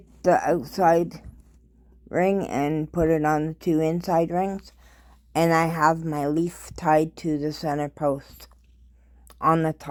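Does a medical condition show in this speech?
Yes: cerebral palsy.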